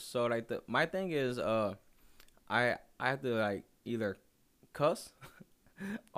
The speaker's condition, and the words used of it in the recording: Stuttering. I deal with like fucking stuttering a lot, you know, and whenever I was a kid, bro, I couldn't